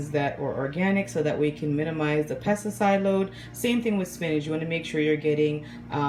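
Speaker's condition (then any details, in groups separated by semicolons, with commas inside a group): No condition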